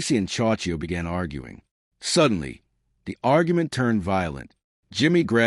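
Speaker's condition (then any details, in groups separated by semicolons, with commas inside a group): No condition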